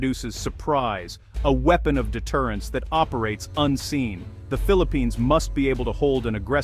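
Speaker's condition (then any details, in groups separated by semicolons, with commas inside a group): No condition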